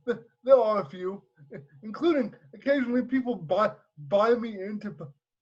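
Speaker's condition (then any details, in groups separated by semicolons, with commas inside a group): Cerebral palsy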